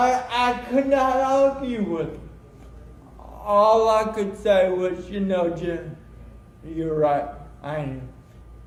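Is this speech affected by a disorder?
Yes: cerebral palsy.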